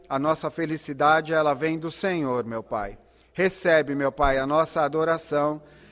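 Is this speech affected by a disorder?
No.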